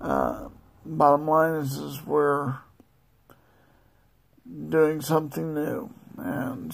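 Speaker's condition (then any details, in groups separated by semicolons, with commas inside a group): Multiple sclerosis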